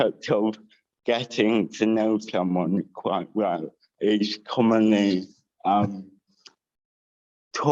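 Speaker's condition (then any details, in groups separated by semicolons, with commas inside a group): Cerebral palsy with dysarthria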